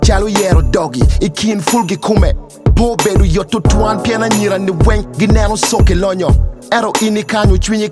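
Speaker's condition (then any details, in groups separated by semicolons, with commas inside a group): No condition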